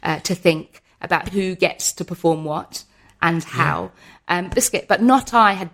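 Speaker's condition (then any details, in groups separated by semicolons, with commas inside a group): Tourette's syndrome; neurological, basal ganglia, motor and vocal tics, intensified in early 20s, wheelchair user, independent with support; tics fluctuate unpredictably, worse with heightened emotion, continue when alone, strapped in when performing; frequent vocal tics interrupting speech, hedgehog, sausage, cats, occasional longer phrase tics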